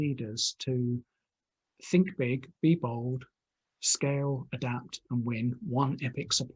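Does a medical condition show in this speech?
No.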